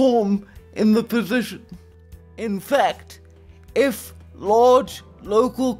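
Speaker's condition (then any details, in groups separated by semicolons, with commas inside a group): Quadriplegic cerebral palsy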